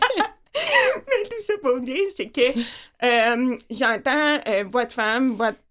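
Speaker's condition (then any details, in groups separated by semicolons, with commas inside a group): Profound deafness with cochlear implant, congenital; audiologist adjusts implant every 2 years, lip-reads to confirm, misses fast group talk, phone calls hard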